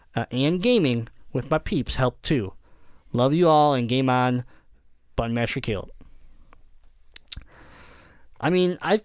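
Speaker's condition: Cleft palate; kept home from school while healing

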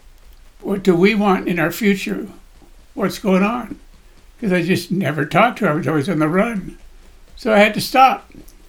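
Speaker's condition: Parkinson's disease; voice shakes, body shakes

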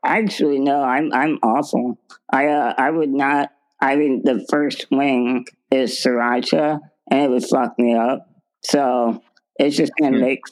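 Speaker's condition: Spinal muscular atrophy; progressive muscle weakness, wheelchair user, told was dead 14 years ago

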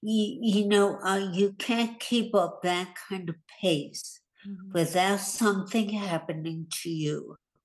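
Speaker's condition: Hemorrhagic stroke; more than a year after stroke

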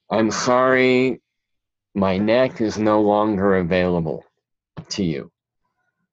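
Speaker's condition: Cleft palate; speech impediment still present

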